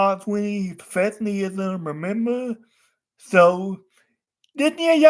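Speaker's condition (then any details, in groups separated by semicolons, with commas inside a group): Cerebral palsy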